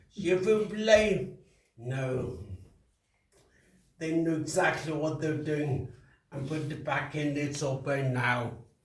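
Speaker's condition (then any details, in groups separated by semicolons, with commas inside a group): Traumatic brain injury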